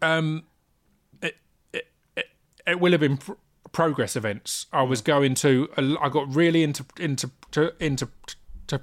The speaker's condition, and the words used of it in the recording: Stuttering. I've got a stammer and I struggle with hard G, so I had to awkwardly say, I'm not sure if I can say our pet's name.